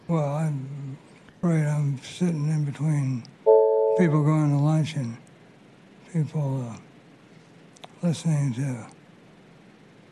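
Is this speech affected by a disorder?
Yes: Parkinson's disease; about 20 years since onset.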